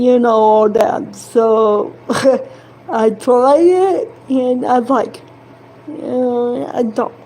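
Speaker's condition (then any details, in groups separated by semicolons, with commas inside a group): Cerebral palsy; affects hand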